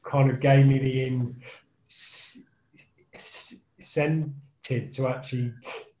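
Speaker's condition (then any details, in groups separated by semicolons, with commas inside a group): Stammer; stammer since childhood, hard reading aloud at school, phone calls, ordering train tickets, phone callers hung up thinking prank call; still stammers, lockdown impacted stammer, had mask made saying i stammer, you'll have to wait; sound, word and phrase repetitions, part-word repetitions, fillers like um and uh; repeated sounds, prolonged sounds, blocks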